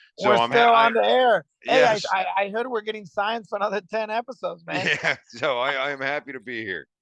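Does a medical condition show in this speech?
No.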